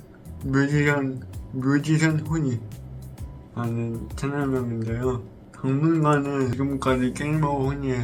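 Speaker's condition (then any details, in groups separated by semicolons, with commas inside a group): Brain lesion disability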